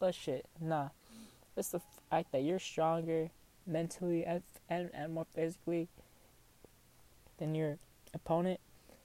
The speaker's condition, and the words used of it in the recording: Stuttering. I wasn't allowed because I had a stutter.